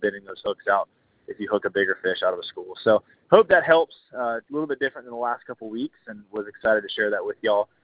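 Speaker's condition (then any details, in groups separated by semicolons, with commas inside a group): No condition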